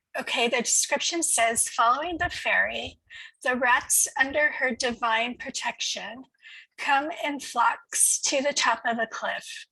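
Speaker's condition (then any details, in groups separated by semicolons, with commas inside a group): No condition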